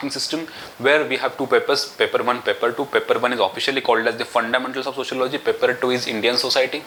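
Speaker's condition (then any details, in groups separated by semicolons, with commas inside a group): No condition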